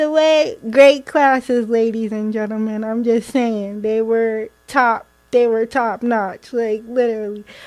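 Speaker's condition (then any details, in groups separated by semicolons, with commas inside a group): Cerebral palsy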